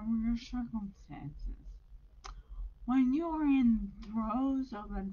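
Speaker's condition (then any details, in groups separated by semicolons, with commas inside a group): Brain injury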